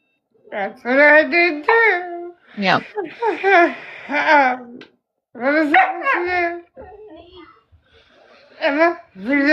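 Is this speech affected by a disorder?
Yes: spinal muscular atrophy type 2.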